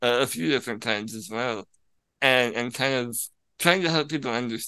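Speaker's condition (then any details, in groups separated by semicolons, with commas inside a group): Spinal muscular atrophy; wheelchair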